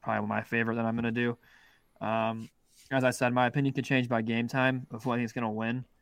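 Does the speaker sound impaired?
No.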